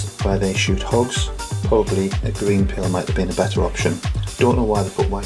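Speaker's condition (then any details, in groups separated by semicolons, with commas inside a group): No condition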